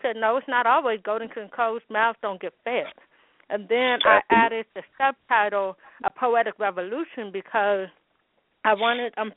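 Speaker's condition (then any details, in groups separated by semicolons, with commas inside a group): Hearing loss with speech impediment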